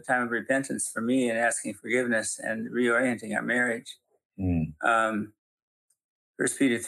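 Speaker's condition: Parkinson's; Parkinson's diagnosed about 6.5 years earlier, gradually somewhat worse, not debilitating; handwriting difficult, typing less accurate, things slower, still able to function; still teaching and speaking publicly

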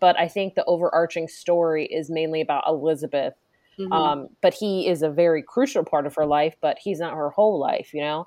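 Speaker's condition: No condition

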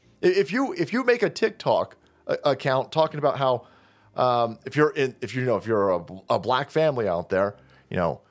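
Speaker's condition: No condition

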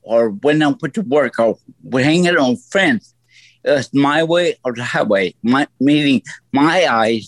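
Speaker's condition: Stroke; voice altered since stroke, lasting effect

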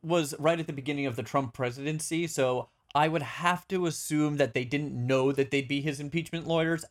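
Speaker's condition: No condition

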